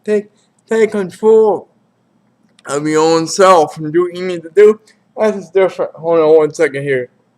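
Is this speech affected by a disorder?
Yes: cerebral palsy.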